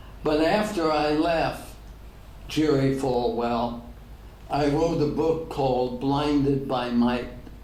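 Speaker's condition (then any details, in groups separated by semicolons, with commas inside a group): ALS; degenerative; diagnosed ten years ago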